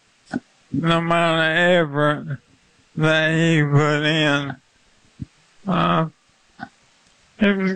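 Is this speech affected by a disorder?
Yes: ALS; limb-onset, left hand weakness first, spread through left arm, slight right leg symptoms, diagnosed at Duke.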